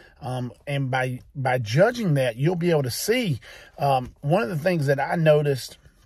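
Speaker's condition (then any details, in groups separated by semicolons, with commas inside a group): No condition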